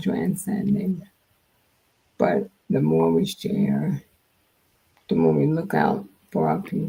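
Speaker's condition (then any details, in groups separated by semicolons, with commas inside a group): Multiple sclerosis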